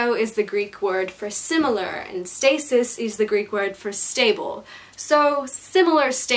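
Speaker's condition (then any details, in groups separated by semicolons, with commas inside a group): No condition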